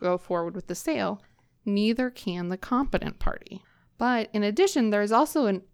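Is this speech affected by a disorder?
No.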